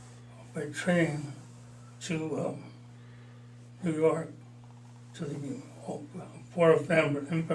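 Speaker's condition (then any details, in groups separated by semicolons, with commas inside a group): Parkinson's disease, mild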